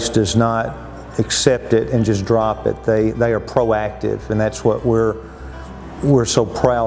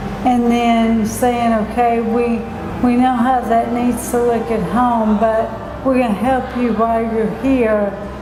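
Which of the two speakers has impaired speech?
The second: ALS; bulbar onset, mouth and speech; diagnosed six weeks ago, very early, riluzole, stem cell IV; very difficult swallowing and chewing, less choking, less slurring recently.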